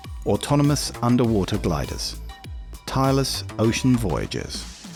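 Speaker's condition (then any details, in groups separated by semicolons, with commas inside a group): No condition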